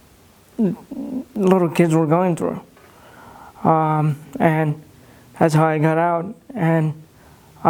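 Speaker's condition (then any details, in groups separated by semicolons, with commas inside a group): Cerebral palsy; no speech therapy, some words hard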